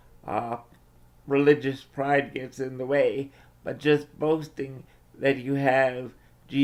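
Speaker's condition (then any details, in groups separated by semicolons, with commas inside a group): Cerebral palsy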